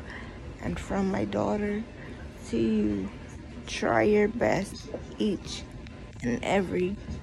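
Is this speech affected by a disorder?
Yes: cerebral palsy.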